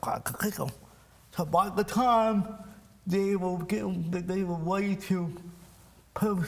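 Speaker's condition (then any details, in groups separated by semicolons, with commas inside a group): Cerebral palsy; speech impairment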